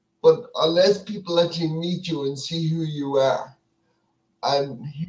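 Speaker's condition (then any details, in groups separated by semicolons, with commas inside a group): Cerebral palsy; speech affected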